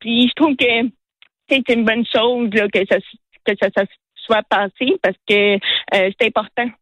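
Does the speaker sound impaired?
Yes: hearing loss; hard of hearing, relies on lip reading.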